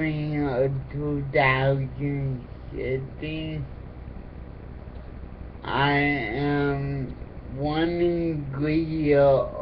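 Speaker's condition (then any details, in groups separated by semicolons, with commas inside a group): Cerebral palsy; affects speech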